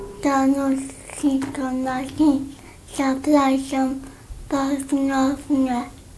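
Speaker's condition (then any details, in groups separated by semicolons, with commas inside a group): Cerebral palsy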